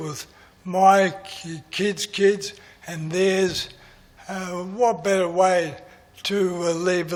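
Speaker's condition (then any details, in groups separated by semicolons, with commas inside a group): MND; voice is going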